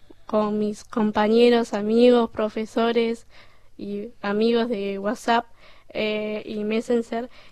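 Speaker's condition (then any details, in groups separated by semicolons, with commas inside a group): Down syndrome; congenital, since birth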